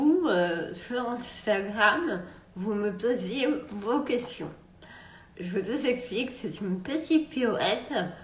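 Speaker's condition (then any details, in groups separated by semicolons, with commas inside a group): Multiple sclerosis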